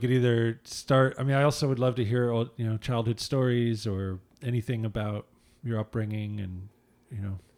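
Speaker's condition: No condition

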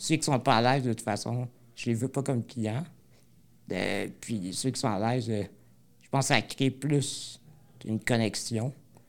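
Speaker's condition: Spinal muscular atrophy type 2; wheelchair user

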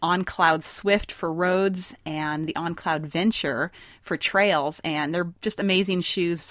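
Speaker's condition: No condition

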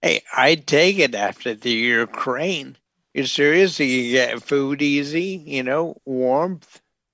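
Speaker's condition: Bulbar onset ALS; neurological

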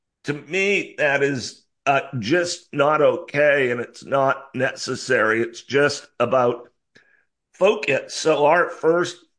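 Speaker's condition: Spasmodic dysphonia; throat muscles spasm

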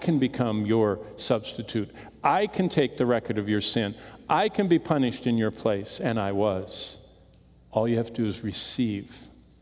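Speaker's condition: No condition

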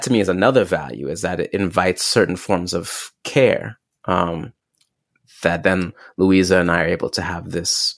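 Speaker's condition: Stuttering; hereditary stutter inherited from mother, since childhood, long felt trapped and despairing about speech; stutters on own name, e.g. when giving name at restaurants or coffee shops; blocks

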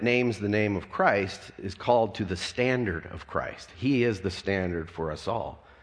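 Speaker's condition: No condition

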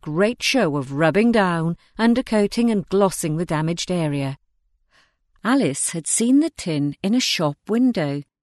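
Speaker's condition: No condition

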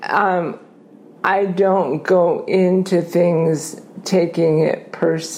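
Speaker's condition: ALS; diagnosis took a year, onset with falling while running and a limp, legs and arms basically paralyzed; disease now affecting mouth, tongue muscles atrophying; tongue weakness, sounds as if after a couple glasses of wine

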